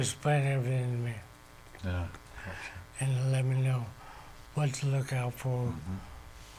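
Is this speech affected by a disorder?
Yes: ALS; voice affected.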